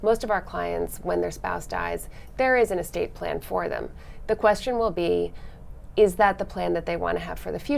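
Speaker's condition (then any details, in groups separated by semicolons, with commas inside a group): No condition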